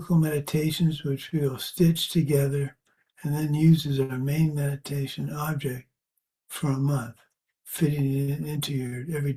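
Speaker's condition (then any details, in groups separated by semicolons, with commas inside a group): Parkinson's; age 73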